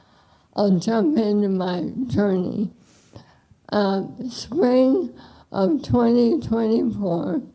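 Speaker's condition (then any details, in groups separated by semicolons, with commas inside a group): ALS; bulbar onset, tongue weakness and fasciculations; speech and swallowing symptoms, over a year before diagnosis; hoarseness then slurred speech, tongue weakness, swallowing narrowing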